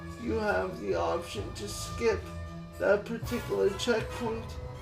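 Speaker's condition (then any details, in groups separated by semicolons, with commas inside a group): Cerebral palsy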